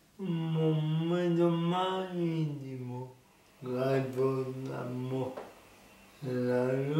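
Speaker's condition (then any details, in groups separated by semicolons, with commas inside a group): Cerebral palsy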